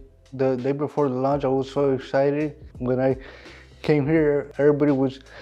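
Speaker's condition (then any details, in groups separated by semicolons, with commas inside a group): Cerebral palsy; cerebral palsy, premature birth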